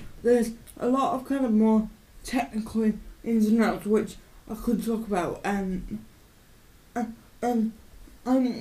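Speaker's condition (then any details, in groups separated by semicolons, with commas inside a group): Cerebral palsy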